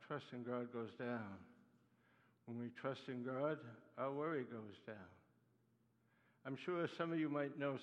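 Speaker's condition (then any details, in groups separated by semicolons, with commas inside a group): Parkinson's disease; Parkinson's attacks muscles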